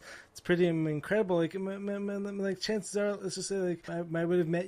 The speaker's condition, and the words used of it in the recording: Stuttering. But, like, seeing me putting myself out there, like even in spite of my speech issues, and still, like, doing this, maybe everything I'm going through right now, like, is actually perfect for me right now.